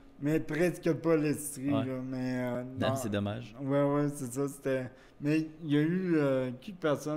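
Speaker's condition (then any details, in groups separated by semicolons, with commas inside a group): Cerebral palsy; wheelchair use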